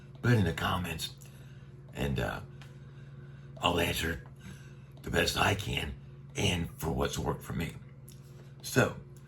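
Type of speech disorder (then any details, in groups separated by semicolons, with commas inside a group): Speech with a speaking valve; tracheostomy after neck cancer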